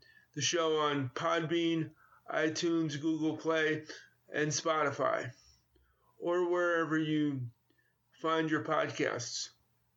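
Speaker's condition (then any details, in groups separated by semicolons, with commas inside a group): Spastic cerebral palsy, moderate; in childhood froze under stress, could not speak or defend self verbally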